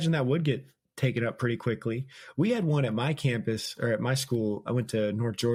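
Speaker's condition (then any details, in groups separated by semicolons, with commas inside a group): No condition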